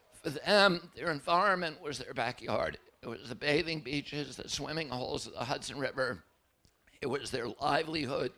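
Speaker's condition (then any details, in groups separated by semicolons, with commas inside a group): Spasmodic dystonia; voice trembles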